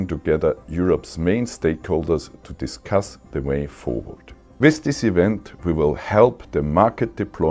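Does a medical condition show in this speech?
No.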